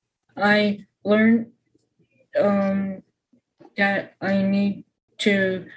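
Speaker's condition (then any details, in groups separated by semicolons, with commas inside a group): Aphasia; caused by functional neurological disorder, stroke ruled out, diagnosed first hospital day, FND intermittently affects walking; speech regained after practicing in hospital therapy, hospitalized twice, ice pack on forehead, fidget toys; lost speech suddenly on waking for about five months, writing skills also declined, used whiteboard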